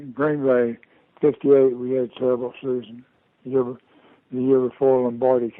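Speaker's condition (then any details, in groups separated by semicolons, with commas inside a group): Parkinson's disease; diagnosed about two years ago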